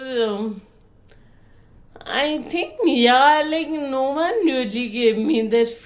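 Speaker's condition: Friedreich's ataxia; described as terminal

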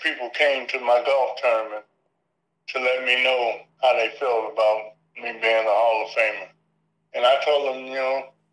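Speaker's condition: Parkinson's disease; rehabilitation after replacement

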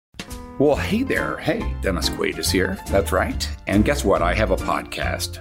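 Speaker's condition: No condition

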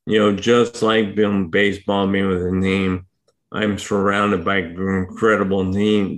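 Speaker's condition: ALS; difficulty speaking for long periods

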